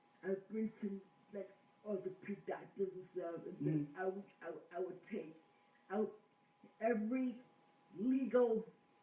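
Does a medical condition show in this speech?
Yes: cerebral palsy.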